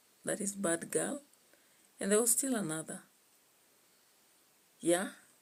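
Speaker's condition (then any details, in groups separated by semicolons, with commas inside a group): No condition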